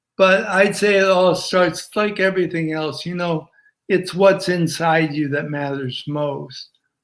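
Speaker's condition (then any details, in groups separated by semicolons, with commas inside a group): ALS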